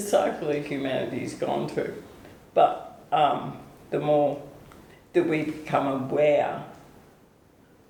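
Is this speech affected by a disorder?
Yes: ALS/MND; onset foot drop.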